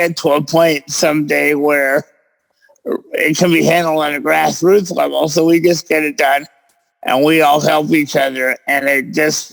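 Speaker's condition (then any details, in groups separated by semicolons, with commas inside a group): Cerebral palsy; present since birth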